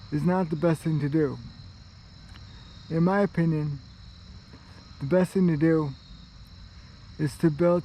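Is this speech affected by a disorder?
Yes: cerebral palsy.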